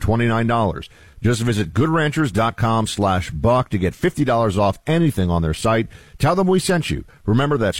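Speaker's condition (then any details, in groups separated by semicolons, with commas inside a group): No condition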